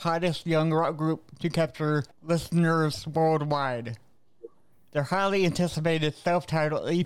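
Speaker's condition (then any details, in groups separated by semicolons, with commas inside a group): Cerebral palsy; visible physical disability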